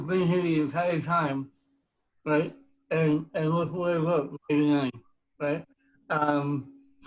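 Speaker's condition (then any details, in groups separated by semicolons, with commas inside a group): Cerebral palsy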